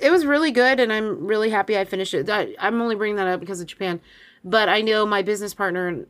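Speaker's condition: No condition

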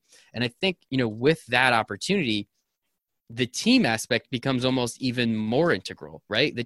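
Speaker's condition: No condition

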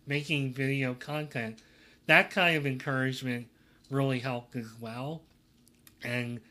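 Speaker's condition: Cleft lip and palate

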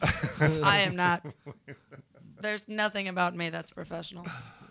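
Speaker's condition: No condition

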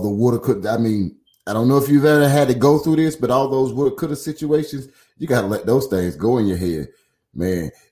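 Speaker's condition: No condition

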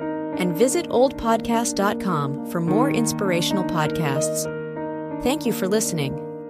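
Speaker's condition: No condition

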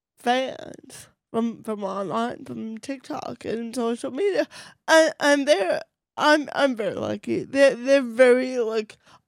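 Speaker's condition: Cerebral palsy, mild; voice affected

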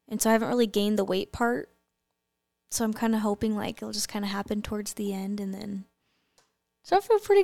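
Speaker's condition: No condition

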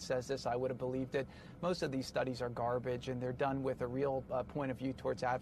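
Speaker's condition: No condition

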